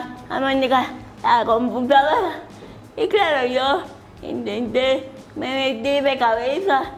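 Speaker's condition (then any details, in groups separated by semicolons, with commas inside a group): Cerebral palsy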